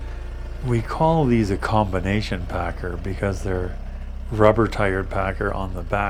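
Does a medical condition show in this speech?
No.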